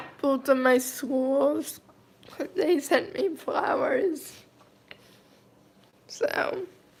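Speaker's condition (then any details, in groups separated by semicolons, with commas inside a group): Cerebral palsy, mild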